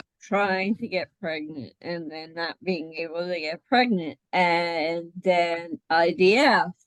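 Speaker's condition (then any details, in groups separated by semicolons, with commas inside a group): Cerebral palsy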